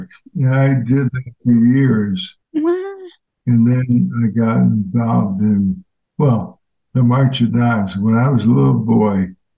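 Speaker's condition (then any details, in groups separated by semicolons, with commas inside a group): ALS; fatal progressive disease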